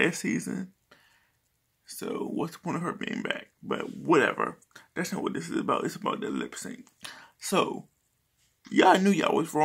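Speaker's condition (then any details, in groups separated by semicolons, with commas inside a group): Cerebral palsy; speech is not the best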